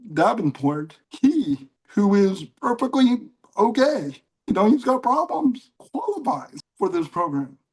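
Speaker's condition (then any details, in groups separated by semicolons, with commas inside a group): Cerebral palsy; mild case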